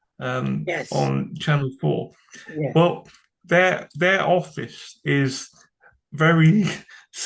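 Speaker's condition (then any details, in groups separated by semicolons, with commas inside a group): Cerebral palsy; from birth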